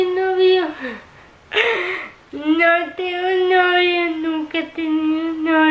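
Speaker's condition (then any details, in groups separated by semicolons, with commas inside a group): Cerebral palsy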